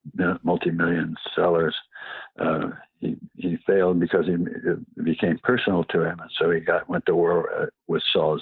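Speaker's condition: Parkinson's; past cancer

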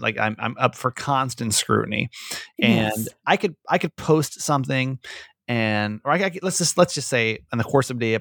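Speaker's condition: No condition

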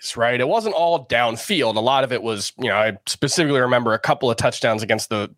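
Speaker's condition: No condition

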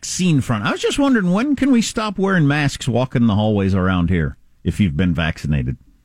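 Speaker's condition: No condition

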